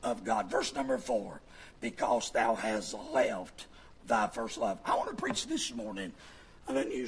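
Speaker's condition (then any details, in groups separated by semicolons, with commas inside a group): Vocal fold paralysis, bilateral; speaks with false vocal folds; Kermit-the-Frog-like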